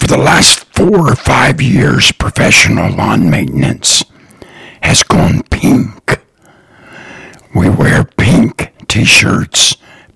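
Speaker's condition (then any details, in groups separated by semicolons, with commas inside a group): Throat cancer survivor; raspy voice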